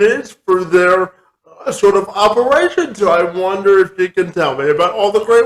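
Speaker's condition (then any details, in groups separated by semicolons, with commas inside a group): Cerebral palsy; from birth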